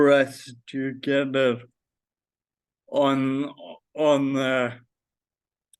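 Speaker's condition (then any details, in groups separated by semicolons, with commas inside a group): Friedreich's ataxia; does voice exercises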